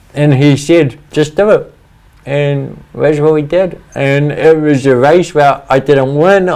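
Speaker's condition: Cerebral palsy; speech impediment, talks funny

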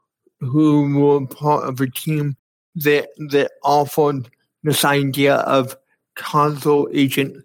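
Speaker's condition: Cerebral palsy; speech affected

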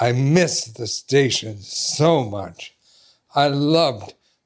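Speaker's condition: ALS; does better as the day progresses

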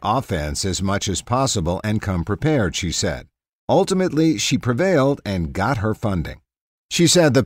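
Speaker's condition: No condition

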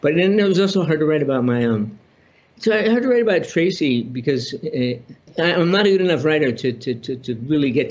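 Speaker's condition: Parkinson's disease; about 30 years since diagnosis

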